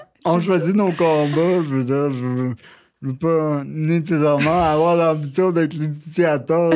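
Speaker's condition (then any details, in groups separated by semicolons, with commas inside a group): Cerebral palsy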